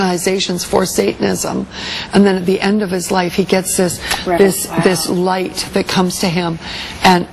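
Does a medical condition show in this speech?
No.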